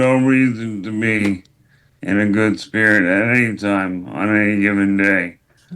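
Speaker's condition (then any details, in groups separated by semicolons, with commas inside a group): ALS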